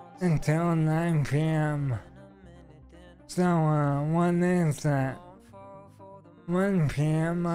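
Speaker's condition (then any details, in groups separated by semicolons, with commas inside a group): ALS; stem cell treatment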